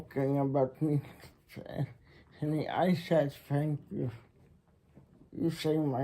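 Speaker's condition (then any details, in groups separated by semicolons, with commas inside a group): Muscular Parkinson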